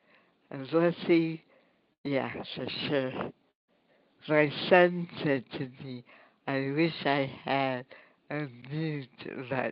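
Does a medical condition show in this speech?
Yes: dystonia; late onset dystonia, not genetic, affects speech and walking, legs not moving as intended, crashes into things; speech much improved for several years as side effect of new medication use, no speech therapist; for years could not speak intelligibly, not understood by others, now talks readily, dystonia felt every word.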